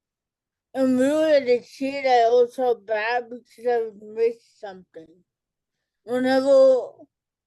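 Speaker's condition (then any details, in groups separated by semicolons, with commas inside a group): Cerebral palsy; affects speech and fine motor skills; childhood speech delay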